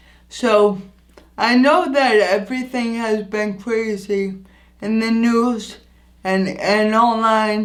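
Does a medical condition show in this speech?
Yes: anoxic brain injury; injury affects voice.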